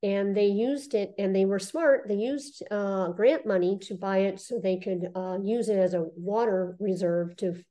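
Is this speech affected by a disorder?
Yes: cleft lip and palate; congenital, surgeries from birth to age 5 including ears, first reconstructive surgery at 17, mouthpiece before; after reconstructive surgery; spoke funny and whistled before reconstruction at 17.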